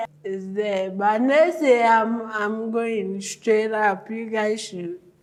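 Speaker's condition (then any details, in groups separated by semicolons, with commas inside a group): Cerebral palsy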